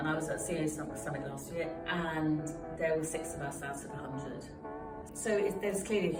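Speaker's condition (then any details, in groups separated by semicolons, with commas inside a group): No condition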